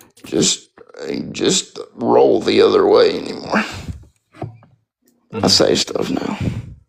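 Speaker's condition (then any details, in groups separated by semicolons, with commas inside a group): Spastic quadriplegic cerebral palsy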